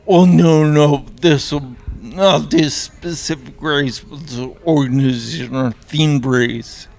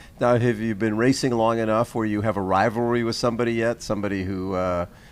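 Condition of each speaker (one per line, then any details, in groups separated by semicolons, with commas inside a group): Traumatic brain injury; motorcycle accident, facial fractures; about 13 years after injury
No condition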